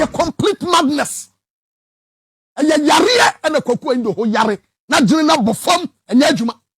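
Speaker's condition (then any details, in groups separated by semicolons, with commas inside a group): No condition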